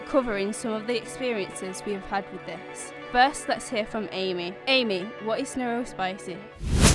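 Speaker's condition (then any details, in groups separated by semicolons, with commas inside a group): No condition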